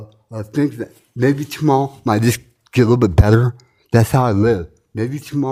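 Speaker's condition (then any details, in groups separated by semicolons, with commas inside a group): Tardive dyskinesia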